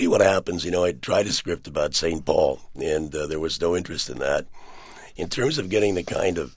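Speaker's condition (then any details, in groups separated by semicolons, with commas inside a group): Partial laryngectomy for throat cancer; 80% larynx removed, Cleveland Clinic experimental surgery attaching left neck muscles, long-term trach; years after surgery, voice improved, often complimented as sexy; unable to speak about two years, once sounded like Brando, voice now improved but noticeably altered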